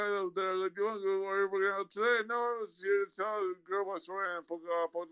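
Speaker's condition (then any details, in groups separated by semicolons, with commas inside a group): Traumatic brain injury; car crash; speaking sometimes difficult, must slow down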